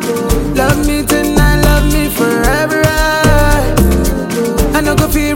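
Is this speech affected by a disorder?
No.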